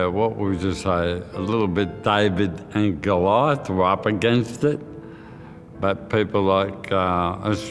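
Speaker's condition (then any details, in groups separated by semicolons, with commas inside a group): Motor neurone disease; hand onset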